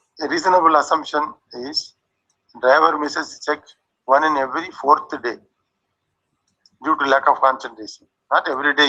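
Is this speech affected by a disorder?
No.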